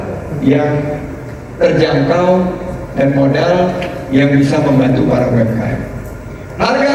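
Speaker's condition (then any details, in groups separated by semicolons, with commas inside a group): No condition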